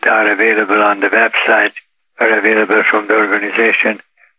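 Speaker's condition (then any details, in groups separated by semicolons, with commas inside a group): Parkinson's disease; now 84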